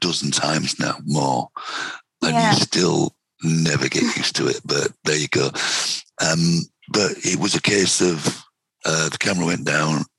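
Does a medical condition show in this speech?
Yes: vocal cord cancer, head and neck cancer, right vocal cord; right vocal cord carcinoma, stage three, 50 mm tumour, onset about 51, debulked not excised, chemoradiotherapy; three years out of treatment, no recurrence; normal voice kept, earlier voice croaky, weak, vanishing, breathing restricted, night choking, difficult intubation.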